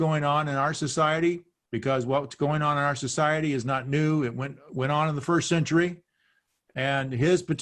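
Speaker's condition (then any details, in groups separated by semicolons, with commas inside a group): No condition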